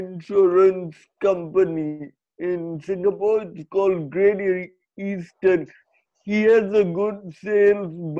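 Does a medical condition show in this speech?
Yes: cerebral palsy.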